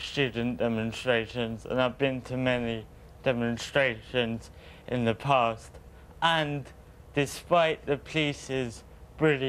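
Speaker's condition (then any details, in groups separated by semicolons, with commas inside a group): Cerebral palsy; uses wheelchair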